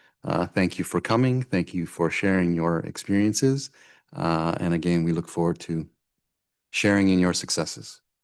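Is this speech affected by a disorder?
No.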